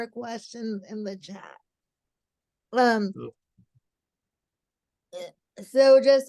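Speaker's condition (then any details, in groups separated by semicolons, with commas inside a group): Cerebral palsy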